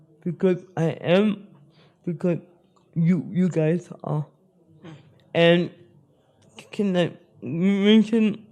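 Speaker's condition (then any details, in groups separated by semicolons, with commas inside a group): Spastic cerebral palsy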